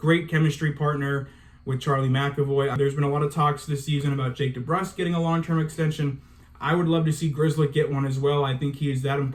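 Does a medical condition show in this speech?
No.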